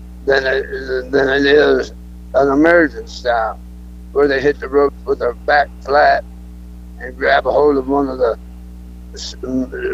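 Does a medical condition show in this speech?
Yes: throat cancer; throat cancer over last couple of years; speech not the best as result of throat cancer, may sound drunk, quit podcasts over it.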